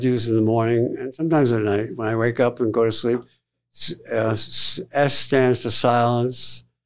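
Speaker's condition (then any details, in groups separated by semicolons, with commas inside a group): Tongue cancer surgery; tongue (glossopharyngeal) cancer, tongue lesion found on biopsy, surgically excised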